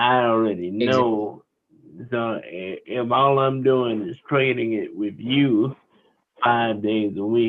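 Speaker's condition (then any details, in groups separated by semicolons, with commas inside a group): Cerebral palsy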